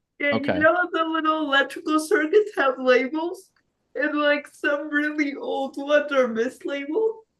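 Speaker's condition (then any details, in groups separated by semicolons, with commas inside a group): Cerebral palsy; speech not affected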